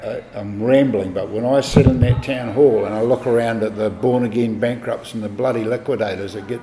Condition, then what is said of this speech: None; typical speech.